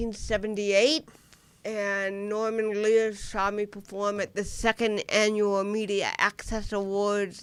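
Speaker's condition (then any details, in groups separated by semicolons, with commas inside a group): Cerebral palsy; lifelong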